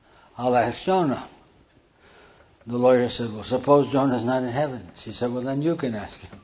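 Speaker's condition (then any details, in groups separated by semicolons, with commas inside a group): Parkinson's; hand tremor during talk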